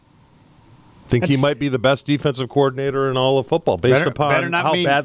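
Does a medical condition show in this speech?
No.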